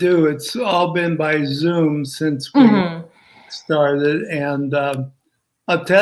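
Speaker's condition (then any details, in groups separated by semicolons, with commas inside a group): ALS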